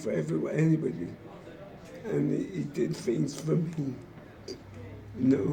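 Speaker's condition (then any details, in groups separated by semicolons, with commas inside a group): Motor neurone disease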